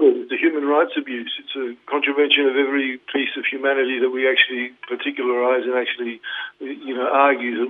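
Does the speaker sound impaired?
Yes: Parkinson's; led to retirement.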